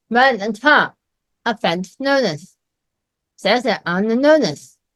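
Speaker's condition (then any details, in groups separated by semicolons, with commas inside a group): Myasthenia gravis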